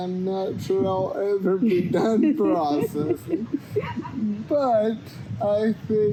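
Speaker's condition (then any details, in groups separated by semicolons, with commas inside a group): Cerebral palsy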